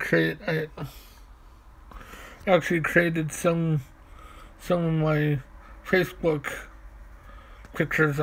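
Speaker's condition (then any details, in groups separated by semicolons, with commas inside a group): Mobius syndrome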